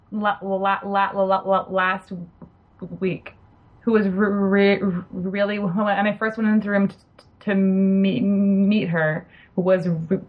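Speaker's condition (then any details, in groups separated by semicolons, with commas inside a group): Stuttering; past stuttering therapy with desensitization, learned to live effectively with stuttering; stutters when talking with patients, listeners sometimes react oddly to stuttering; repeated sounds, prolonged sounds, blocks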